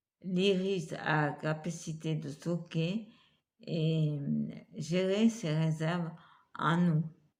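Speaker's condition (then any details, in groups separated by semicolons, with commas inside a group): Multiple sclerosis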